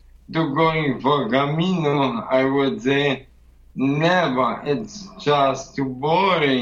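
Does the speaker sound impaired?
Yes: ALS; sounds drunk to strangers, voice weakened and more bubbling since Camino, wife Steffi helps explain.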